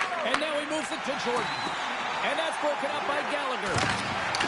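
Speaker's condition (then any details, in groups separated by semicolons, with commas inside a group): No condition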